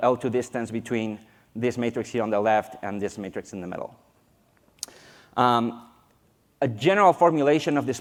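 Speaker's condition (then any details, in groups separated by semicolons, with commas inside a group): No condition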